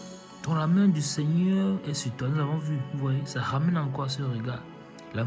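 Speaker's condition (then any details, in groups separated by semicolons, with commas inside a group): No condition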